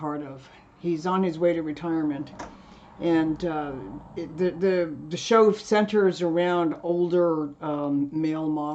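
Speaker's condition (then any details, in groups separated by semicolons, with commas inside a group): No condition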